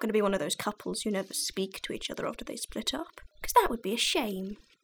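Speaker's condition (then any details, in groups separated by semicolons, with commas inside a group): No condition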